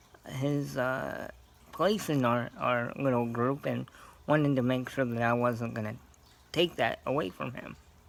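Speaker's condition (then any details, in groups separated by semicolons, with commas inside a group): Cerebral palsy; scoliosis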